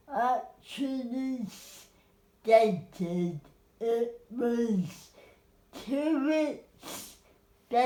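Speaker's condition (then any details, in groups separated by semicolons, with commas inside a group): Cerebral palsy; spastic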